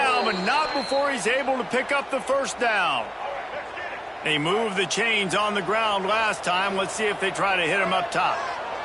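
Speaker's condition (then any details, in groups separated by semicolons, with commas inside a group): No condition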